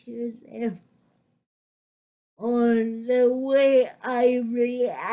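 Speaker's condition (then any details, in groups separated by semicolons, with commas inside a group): Cerebral palsy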